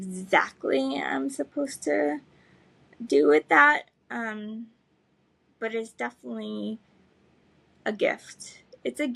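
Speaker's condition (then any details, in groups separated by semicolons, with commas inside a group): Cerebral palsy; spastic legs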